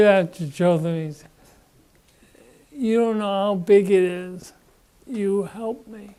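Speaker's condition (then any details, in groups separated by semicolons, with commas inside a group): Parkinson's disease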